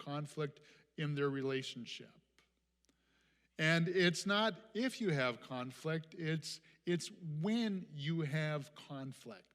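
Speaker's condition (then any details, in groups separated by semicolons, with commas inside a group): No condition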